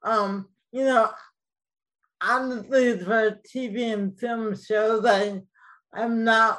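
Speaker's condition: Cerebral palsy, mild; speech mildly affected

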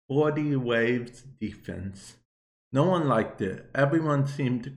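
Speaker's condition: Cerebral palsy; affects balance and hand-eye coordination; affects speech a bit, viewer asked why talking like that

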